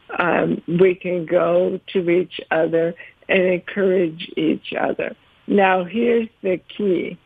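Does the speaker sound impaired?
Yes: ALS; diagnosed at 47, first signs running into walls, cannot use arms, legs or hands; about 7 years since diagnosis, slow progressor, types with eyes on computers; tongue affected, speaks more slowly than before, worried about voice but held up over 15 minutes.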